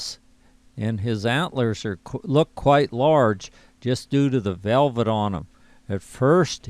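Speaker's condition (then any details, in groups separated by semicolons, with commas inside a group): No condition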